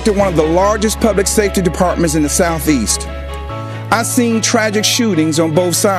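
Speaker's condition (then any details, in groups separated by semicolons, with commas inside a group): No condition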